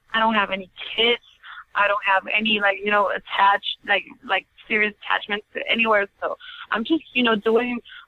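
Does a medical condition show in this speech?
No.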